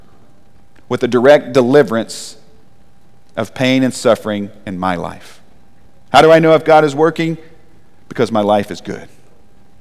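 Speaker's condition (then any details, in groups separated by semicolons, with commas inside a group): No condition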